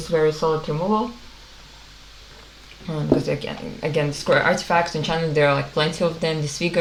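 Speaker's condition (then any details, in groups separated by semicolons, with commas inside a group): No condition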